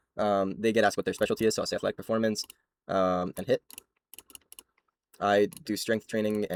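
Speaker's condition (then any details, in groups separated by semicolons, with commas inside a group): No condition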